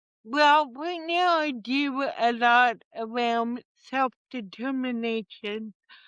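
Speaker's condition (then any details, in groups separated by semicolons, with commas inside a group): Cerebral palsy; present from birth, initially mild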